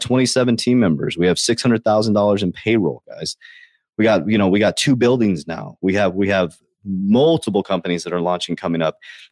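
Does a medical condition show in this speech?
No.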